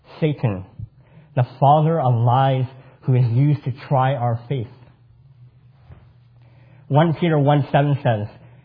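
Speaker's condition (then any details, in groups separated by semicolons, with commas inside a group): Cleft palate; congenital cleft palate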